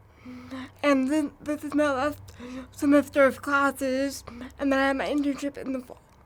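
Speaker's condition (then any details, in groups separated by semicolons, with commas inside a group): Cerebral palsy; from birth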